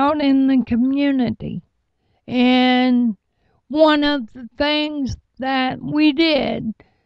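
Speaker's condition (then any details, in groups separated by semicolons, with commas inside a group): Cerebral palsy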